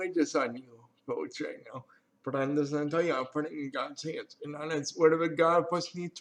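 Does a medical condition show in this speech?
Yes: cerebral palsy.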